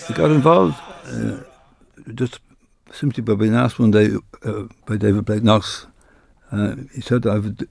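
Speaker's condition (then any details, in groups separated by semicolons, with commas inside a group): Parkinson's disease; progressive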